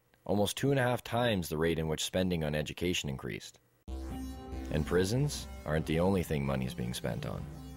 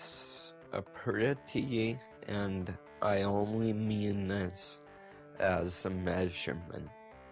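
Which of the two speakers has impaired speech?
The second: multiple sclerosis.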